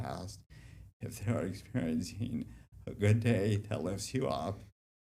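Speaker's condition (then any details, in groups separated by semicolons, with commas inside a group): Dystonia; deep brain stimulation freed speech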